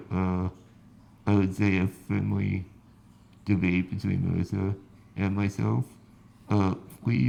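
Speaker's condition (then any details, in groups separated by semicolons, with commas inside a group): Spinal muscular atrophy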